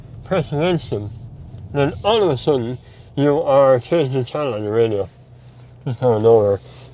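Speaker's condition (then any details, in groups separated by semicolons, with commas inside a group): Mouth cancer surgery; mouth cancer, surgery, radiotherapy; speech altered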